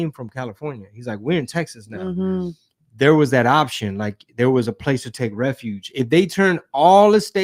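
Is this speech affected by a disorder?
No.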